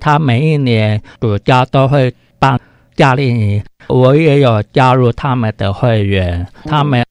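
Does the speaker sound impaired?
Yes: hearing impairment; congenitally deaf, hearing aid, attended Shuanglian elementary hearing resource class, mainstream schools, uses spoken and sign language; wears hearing aid; spoken clarity below typical speakers, spoken language learned with difficulty in childhood.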